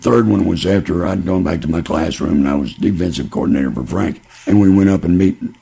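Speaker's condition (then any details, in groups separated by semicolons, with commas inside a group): Laryngeal cancer; about 12 years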